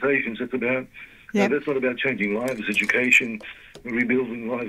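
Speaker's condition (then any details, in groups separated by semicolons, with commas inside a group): Parkinson's disease; limited capacity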